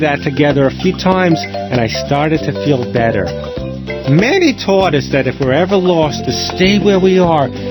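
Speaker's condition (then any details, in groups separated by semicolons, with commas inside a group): No condition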